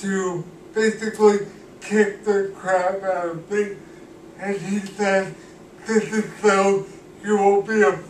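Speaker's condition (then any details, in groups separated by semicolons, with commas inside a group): Cerebral palsy; cannot walk, uses wheelchair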